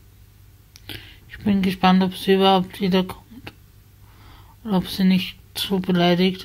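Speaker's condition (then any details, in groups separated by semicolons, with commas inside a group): Spasticity from birth; multiple sclerosis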